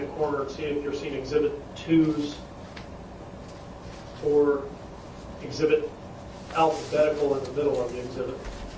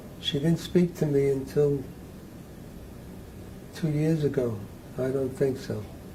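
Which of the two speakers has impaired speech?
The second: Parkinson's disease; needs to keep voice level up.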